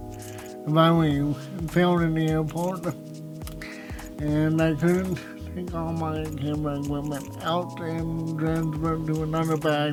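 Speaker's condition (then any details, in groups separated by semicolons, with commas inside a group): Cerebral palsy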